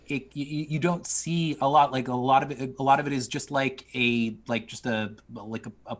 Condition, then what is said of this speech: Stuttering. I do. I do stutter. It's true. Sometimes I do, and especially when I get heated.